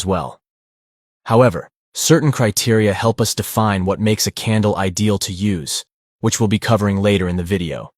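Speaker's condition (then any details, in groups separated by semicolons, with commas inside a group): No condition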